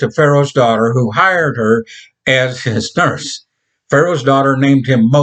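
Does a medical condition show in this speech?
No.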